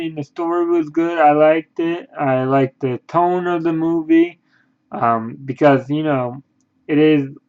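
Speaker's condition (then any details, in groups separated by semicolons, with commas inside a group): Cerebral palsy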